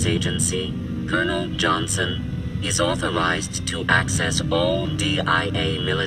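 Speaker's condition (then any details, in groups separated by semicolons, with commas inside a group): No condition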